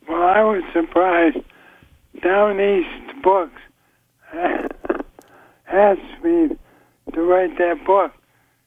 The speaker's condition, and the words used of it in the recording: ALS (motor neuron disease). You can tell my voice is getting softer.